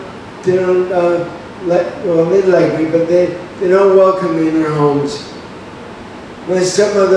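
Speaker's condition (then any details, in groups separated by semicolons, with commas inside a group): Brain injury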